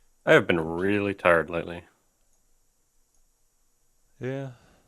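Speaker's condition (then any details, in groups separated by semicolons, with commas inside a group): No condition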